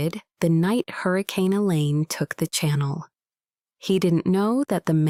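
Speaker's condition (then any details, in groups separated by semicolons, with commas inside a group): No condition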